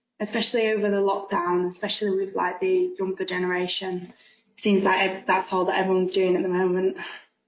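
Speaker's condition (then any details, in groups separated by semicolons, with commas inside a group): No condition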